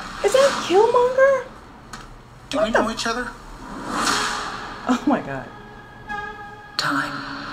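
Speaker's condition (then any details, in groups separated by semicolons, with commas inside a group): No condition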